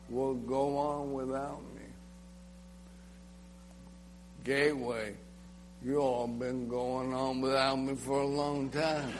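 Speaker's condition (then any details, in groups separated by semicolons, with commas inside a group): ALS; drops things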